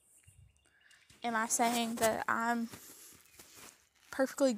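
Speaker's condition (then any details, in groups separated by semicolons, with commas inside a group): No condition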